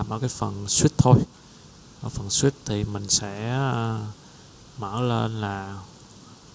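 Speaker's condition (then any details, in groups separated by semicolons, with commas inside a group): No condition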